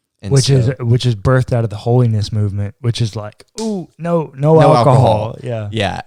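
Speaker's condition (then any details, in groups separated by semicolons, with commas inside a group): No condition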